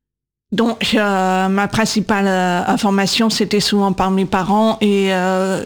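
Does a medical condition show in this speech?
Yes: congenital deafness, profound, caused by cytomegalovirus; deaf from birth, congenital cytomegalovirus (CMV), diagnosed around 18 months, severe at birth, dropped at age 8, implants; wears implants, earlier hearing aids, radio inaccessible, age 37; speaks aloud, AI speech recognition struggles to understand her, host understands.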